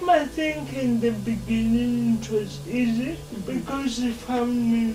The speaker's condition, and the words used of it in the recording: Cerebral palsy. In other terms, because I'm a slow speaker, before you understand what I'm saying, and people